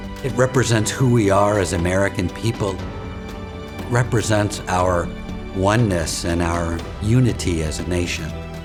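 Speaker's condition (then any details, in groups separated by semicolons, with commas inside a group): No condition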